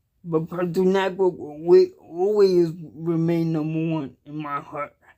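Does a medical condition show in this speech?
Yes: cerebral palsy; cannot walk, uses wheelchair.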